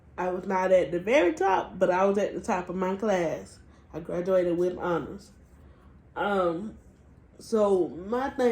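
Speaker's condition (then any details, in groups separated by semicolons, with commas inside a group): Cerebral palsy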